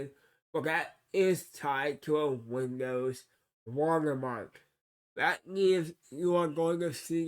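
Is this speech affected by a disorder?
Yes: cerebral palsy.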